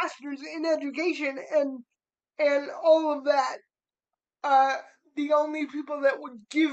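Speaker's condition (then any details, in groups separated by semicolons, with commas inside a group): Cerebral palsy; spastic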